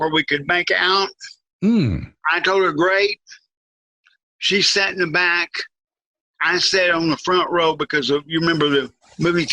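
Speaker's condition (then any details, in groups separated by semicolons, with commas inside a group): Cerebral palsy, severe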